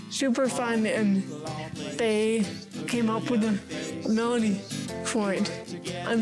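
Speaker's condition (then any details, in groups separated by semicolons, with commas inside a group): Cerebral palsy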